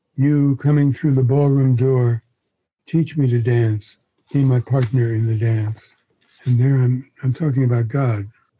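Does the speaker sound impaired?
Yes: Parkinson's disease; progressive.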